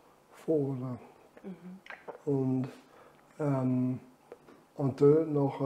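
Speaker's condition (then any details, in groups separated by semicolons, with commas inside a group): Amyotrophic lateral sclerosis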